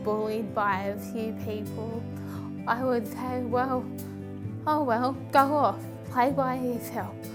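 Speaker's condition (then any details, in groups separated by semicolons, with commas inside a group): Cerebral palsy; birth injury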